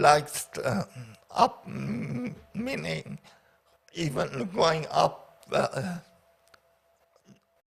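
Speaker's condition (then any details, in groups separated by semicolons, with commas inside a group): Paraplegia with essential tremor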